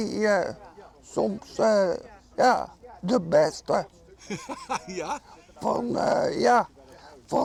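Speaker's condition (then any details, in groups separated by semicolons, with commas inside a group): Acquired brain injury; serious accident at young age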